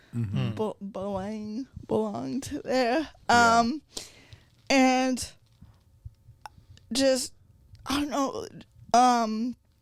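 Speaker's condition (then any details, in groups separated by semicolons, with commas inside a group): Cerebral palsy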